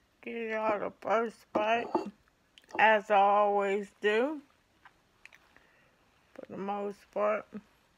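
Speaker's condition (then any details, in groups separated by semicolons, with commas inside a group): ALS; affects hands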